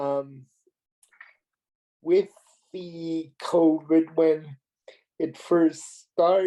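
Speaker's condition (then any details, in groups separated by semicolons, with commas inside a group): Cerebral palsy; premature birth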